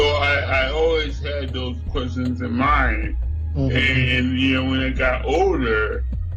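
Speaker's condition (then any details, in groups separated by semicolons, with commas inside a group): Cerebral palsy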